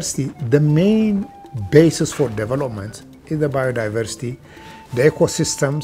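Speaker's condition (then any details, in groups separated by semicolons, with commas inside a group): No condition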